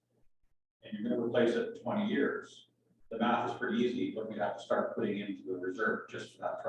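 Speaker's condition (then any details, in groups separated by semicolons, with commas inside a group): No condition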